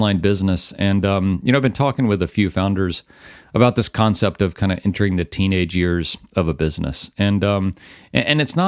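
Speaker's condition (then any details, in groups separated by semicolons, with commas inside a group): No condition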